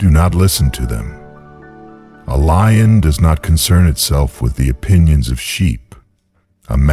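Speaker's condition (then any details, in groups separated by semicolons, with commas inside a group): No condition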